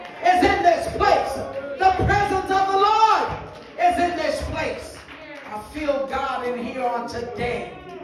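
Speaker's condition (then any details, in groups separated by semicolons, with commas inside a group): No condition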